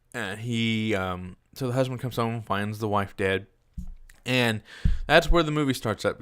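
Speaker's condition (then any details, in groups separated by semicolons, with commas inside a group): No condition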